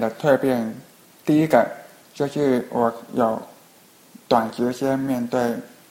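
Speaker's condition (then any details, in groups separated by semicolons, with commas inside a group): Hearing impairment; gets interrupted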